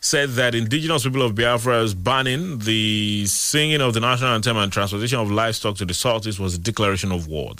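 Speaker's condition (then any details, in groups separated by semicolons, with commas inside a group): No condition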